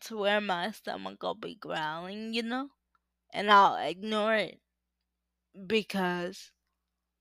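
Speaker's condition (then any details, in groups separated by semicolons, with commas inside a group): Cerebral palsy; uses power wheelchair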